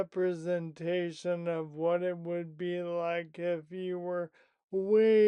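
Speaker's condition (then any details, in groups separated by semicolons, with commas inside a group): Primary lateral sclerosis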